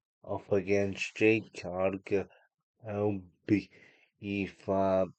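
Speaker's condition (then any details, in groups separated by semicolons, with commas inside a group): Cerebral palsy; unable to walk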